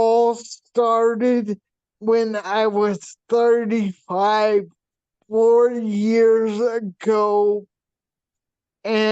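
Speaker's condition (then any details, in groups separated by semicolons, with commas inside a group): Brain shunt failure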